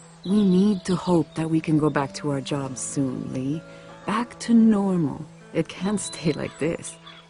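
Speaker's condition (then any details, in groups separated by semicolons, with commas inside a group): No condition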